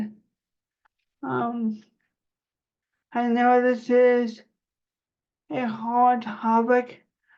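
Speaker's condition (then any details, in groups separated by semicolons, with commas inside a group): Cerebral palsy; spasticity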